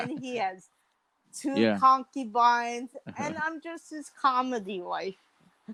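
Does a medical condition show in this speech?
Yes: mild cerebral palsy.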